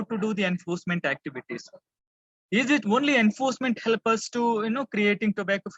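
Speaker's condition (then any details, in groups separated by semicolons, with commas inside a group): No condition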